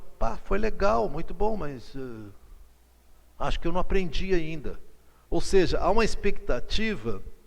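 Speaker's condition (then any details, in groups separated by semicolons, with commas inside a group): No condition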